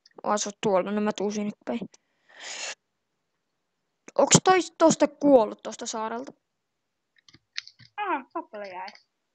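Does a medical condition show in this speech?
No.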